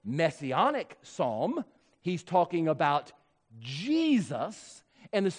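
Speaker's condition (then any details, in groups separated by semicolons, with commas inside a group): No condition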